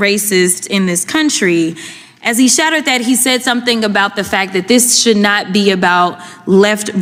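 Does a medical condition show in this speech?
No.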